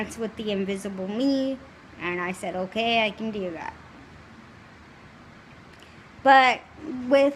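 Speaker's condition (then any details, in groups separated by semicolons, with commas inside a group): Cerebral palsy; mainly right side, right hand contracted; severe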